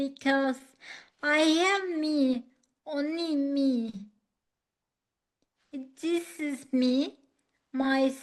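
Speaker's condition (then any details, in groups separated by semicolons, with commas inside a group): Acquired ataxia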